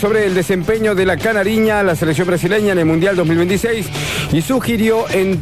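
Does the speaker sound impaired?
No.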